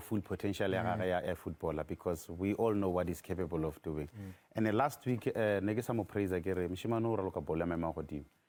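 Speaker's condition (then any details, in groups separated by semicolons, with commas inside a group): No condition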